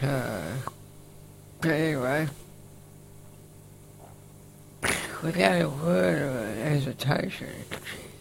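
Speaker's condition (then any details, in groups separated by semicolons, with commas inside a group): Facioscapulohumeral muscular dystrophy, facioscapulohumeral (FSHD); diagnosed about age 10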